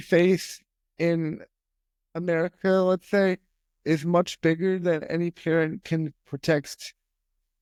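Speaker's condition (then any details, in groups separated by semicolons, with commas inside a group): Spastic quadriplegic cerebral palsy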